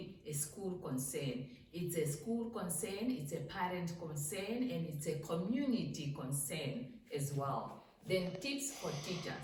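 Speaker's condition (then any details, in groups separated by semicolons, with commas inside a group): No condition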